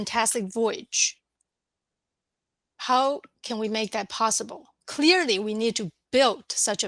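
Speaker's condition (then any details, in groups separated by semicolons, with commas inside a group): No condition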